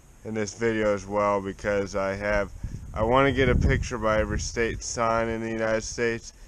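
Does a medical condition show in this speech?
Yes: cerebral palsy.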